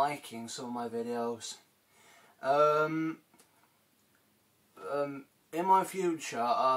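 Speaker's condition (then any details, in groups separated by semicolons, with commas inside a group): No condition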